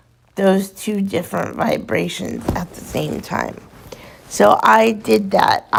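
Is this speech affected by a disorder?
Yes: cerebral palsy.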